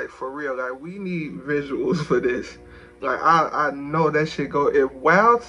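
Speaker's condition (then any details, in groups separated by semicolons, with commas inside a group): No condition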